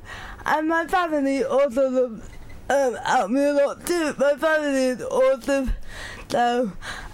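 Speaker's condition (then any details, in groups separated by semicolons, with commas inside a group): Cerebral palsy; cerebral palsy affecting arms and legs, cognitive function unaffected, uses a scribe for study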